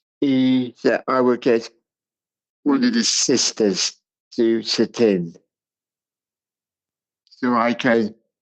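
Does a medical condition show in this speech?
Yes: cerebral palsy.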